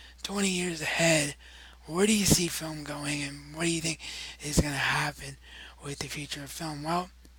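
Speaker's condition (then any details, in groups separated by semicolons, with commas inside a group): Cerebral palsy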